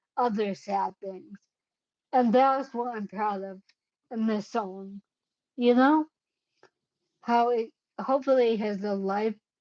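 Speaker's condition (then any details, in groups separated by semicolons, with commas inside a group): Cerebellar ataxia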